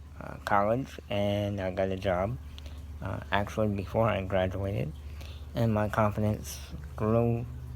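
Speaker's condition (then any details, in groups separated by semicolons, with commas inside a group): Cerebral palsy; scoliosis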